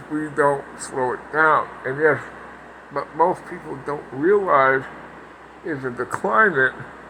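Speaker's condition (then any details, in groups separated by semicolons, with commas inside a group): Parkinson's; speech impediment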